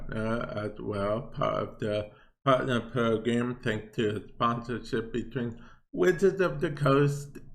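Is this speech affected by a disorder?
Yes: cerebral palsy; walking and speech.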